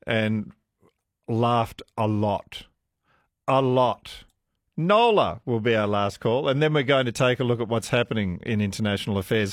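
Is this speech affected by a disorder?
No.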